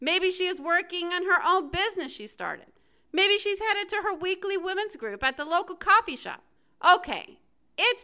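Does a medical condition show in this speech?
No.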